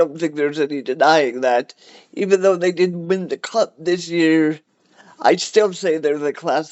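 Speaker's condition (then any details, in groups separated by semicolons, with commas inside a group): Cerebral palsy; cerebral palsy, wheelchair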